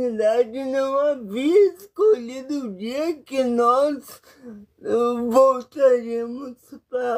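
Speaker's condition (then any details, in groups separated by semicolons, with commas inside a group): Paralysis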